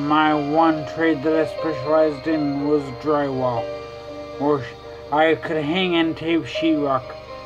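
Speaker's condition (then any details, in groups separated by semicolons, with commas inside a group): Traumatic brain injury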